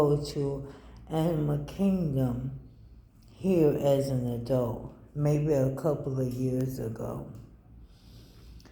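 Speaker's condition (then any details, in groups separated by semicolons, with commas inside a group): ALS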